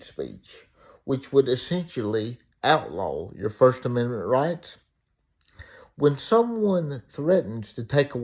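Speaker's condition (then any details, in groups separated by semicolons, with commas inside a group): Cerebral palsy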